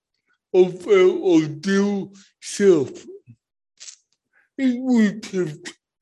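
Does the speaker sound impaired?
Yes: cerebral palsy; brain injury from birth asphyxia, born not breathing; speech impediment, first 5 minutes hardest to follow, listeners get used to it, transcript provided.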